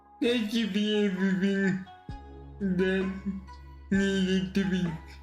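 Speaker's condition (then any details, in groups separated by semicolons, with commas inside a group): Cerebral palsy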